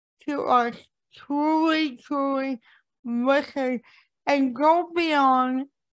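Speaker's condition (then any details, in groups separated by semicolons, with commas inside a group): Cerebral palsy; impaired speech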